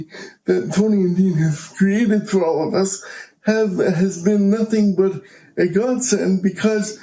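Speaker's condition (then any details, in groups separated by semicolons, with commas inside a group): Cerebral palsy; power wheelchair user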